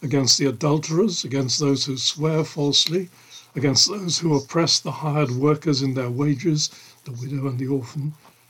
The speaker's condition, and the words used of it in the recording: No condition.